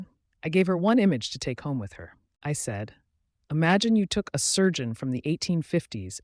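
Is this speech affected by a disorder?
No.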